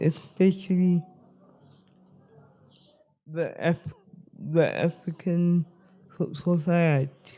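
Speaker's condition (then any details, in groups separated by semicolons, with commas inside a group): Spastic cerebral palsy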